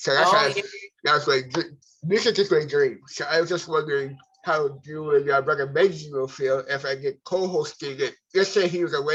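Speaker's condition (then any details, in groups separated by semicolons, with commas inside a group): Cerebral palsy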